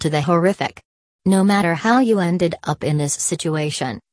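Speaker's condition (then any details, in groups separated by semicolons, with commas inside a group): No condition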